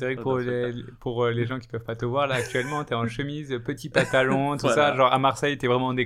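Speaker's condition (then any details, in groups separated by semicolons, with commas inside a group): No condition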